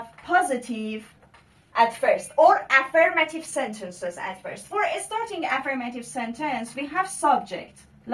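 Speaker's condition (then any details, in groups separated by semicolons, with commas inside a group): No condition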